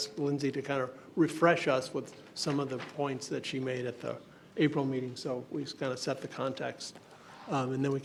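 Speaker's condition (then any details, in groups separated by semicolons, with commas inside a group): No condition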